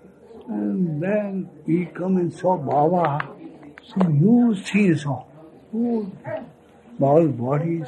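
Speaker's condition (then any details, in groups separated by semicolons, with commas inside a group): Speech loss after head injury; speech feels heavy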